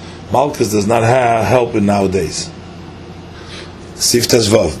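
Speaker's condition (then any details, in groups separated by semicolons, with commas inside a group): No condition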